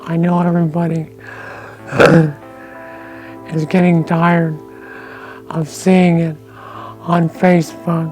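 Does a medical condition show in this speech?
Yes: ALS; progressed, limited mobility, major weight loss; speech affected with progression.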